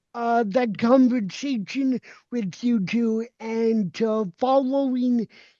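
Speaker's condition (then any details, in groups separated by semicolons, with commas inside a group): Cerebral palsy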